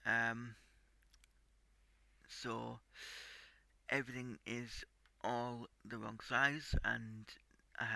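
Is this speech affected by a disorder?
Yes: cerebral palsy; tight muscles.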